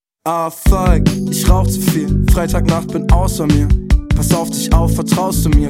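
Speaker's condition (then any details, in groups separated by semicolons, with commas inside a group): No condition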